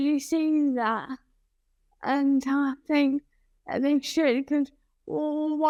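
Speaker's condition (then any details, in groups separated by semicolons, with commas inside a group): Cerebral palsy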